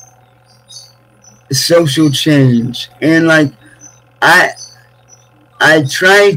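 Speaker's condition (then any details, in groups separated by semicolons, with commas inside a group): Cerebral palsy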